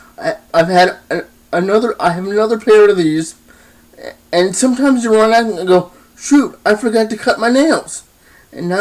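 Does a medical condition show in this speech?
Yes: cerebral palsy, spastic diplegia.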